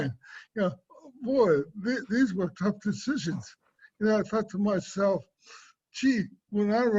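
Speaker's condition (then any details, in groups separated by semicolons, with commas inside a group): Cerebral palsy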